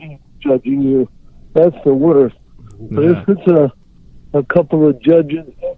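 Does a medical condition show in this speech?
Yes: cerebral palsy; unable to write or type.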